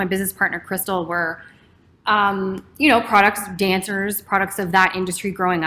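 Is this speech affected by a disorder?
No.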